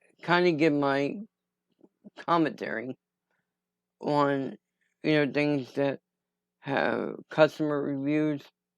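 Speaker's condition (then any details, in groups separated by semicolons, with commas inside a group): Cerebral palsy; voice sound affected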